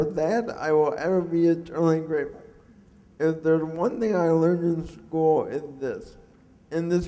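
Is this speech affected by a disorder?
Yes: cerebral palsy; mixed quadriplegic type.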